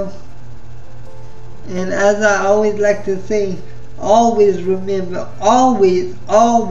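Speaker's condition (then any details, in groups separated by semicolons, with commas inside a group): Spastic cerebral palsy; spastic form, quadriplegic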